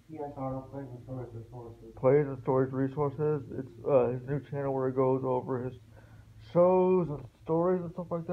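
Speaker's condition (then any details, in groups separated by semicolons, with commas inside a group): Spastic quadriplegic cerebral palsy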